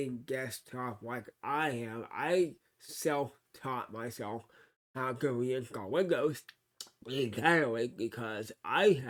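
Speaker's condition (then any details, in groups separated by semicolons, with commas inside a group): Cerebral palsy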